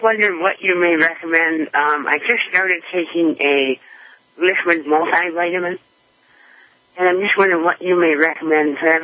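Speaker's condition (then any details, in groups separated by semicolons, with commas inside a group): Throat cancer; throat cancer diagnosed last year, unable to swallow anything by mouth, all intake via enteral feeding tube; recent loss of energy, difficulty gaining weight; no stated effect on speech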